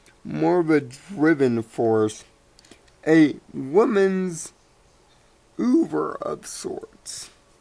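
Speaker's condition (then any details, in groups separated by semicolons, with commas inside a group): Cerebral palsy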